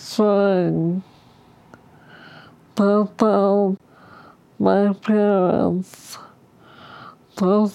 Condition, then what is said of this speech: ALS (motor neuron disease). And if you spend enough time with me, you'll understand my words.